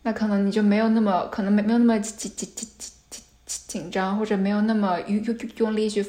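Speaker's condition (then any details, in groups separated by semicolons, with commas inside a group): Stuttering; frequent repetitions of initial syllables and sounds, fillers; repeated sounds, prolonged sounds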